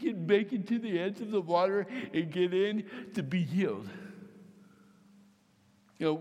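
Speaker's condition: Cerebral palsy, mild; must preface phone calls with strangers

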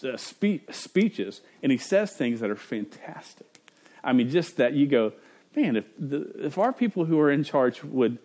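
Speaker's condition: Stutter; at times blocks and cannot say own name; repeated sounds

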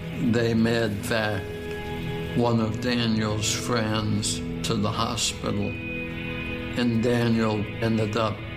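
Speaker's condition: ALS, speech-generating device

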